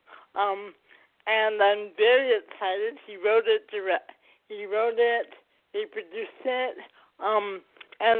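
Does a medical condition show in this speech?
Yes: cerebral palsy.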